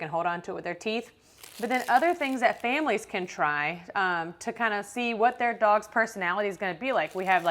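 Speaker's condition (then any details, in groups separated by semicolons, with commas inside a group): No condition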